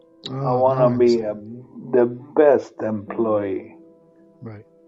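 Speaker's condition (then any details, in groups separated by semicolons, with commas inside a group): Multiple sclerosis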